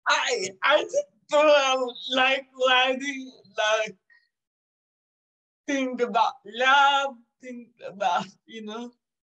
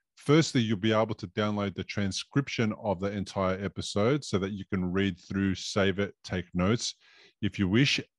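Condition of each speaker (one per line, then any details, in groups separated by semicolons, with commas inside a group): Cerebral palsy; present from birth, caused by severe neonatal jaundice, affects movement; sometimes speaks differently, not expected to ever talk
No condition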